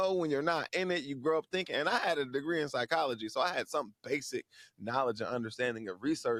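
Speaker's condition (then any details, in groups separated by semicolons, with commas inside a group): No condition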